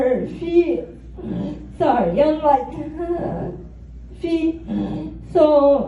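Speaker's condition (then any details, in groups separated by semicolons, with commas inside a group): Cerebral palsy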